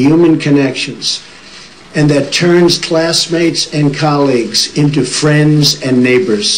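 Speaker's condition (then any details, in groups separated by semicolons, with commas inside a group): No condition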